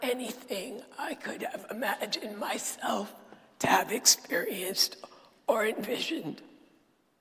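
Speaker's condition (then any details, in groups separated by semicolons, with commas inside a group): Dysphonia; not a sore throat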